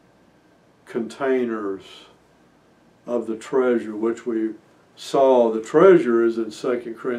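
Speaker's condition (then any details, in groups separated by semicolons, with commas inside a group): No condition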